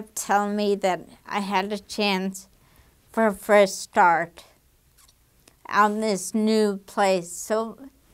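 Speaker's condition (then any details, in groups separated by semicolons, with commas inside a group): Damaged diaphragm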